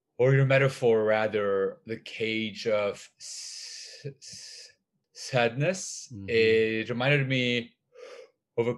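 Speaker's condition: Stutter; stutter from birth, neurological, severe growing up in Lebanon, avoided speaking; blocking, getting stuck on words for long periods, worse in some periods; prolonged sounds, blocks

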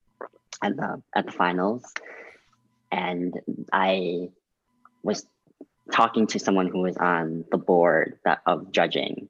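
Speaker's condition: Cleft lip and palate

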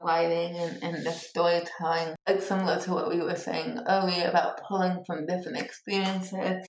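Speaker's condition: Cerebral palsy; born two months premature

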